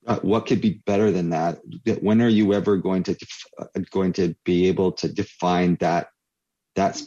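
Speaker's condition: Stuttering; stuttering since childhood; prolonged sounds

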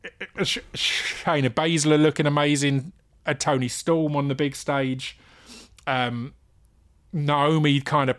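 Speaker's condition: Stammer; stutter, unnoticed during rapping and spoken word years, noticed with radio show and podcast, works with STAMMA; struggles with hard g sounds, had pet renamed Finley to avoid hard g name; repeated sounds, prolonged sounds

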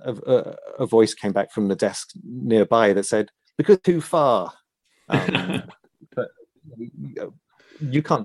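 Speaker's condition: Stammer; since childhood, really bad stammer growing up, unable to get a word out reading aloud at school; almost completely beaten in real life, returns when speaking on the phone; stammer audible from time to time, apologises for disfluency mid-recording; repeated words, blocks

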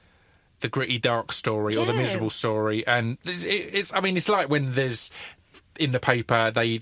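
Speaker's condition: Stutter; stutter since childhood; repeated sounds

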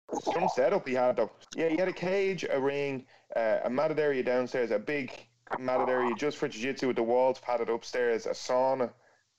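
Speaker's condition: No condition

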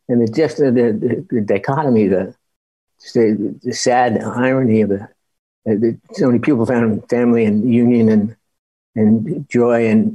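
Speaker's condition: Parkinson's disease; after back surgery, trouble recalling lines, could not speak them as intended

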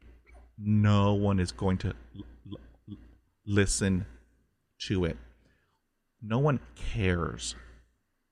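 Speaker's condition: Stuttering; stutter since childhood, 20 years speech therapy first on fluency, hypnosis, military hypnotherapist on mental health; blocks

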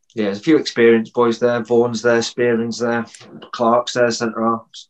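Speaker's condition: No condition

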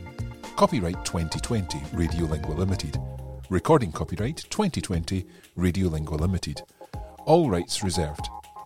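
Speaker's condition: No condition

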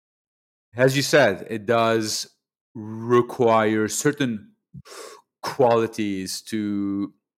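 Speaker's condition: Stuttering; stutter since birth, neurological basis, speech therapists in Lebanon childhood to teens, psychologist at 16-17; stutter much worse before, affects only speaking, not reading or writing, long avoided speaking; prolonged sounds, blocks

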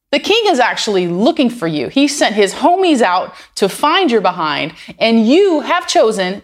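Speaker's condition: No condition

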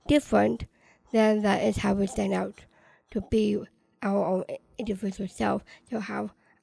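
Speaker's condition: Down syndrome

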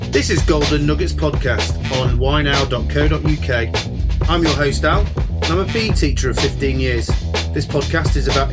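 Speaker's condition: No condition

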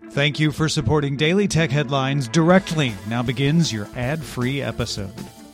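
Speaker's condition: No condition

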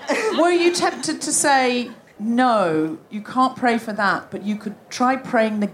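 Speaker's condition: No condition

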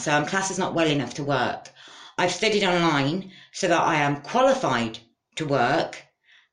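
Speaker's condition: No condition

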